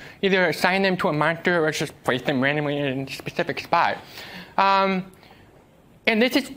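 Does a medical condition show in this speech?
Yes: deafness; uses American Sign Language.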